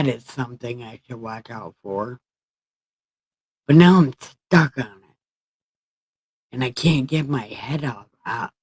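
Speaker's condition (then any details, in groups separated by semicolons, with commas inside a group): Brain injury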